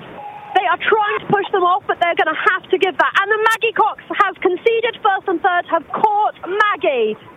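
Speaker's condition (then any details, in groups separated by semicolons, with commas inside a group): No condition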